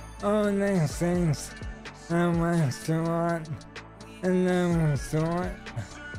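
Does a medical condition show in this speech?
Yes: ALS; stem cell treatment.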